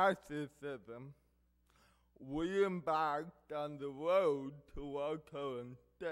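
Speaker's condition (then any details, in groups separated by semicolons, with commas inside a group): Cerebral palsy; affects hearing and speech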